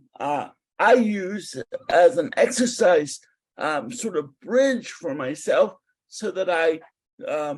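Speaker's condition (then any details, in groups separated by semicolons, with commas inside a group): Cerebral palsy; spastic type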